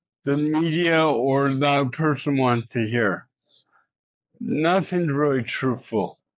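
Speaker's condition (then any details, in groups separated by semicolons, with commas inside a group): Cerebral palsy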